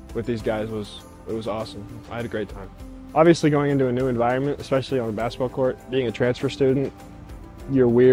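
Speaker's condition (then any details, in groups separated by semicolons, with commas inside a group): No condition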